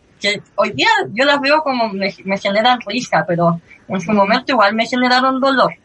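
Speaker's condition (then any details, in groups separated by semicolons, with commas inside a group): Cleft lip and palate; since early childhood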